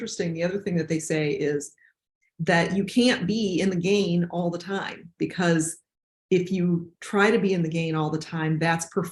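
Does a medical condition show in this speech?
No.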